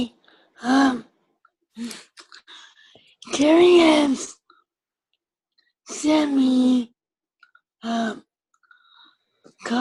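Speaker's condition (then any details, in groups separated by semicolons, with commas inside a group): Cerebral palsy and ataxia; cerebral palsy and ataxia, tracheostomy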